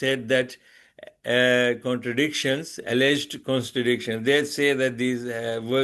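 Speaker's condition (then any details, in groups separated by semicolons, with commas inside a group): No condition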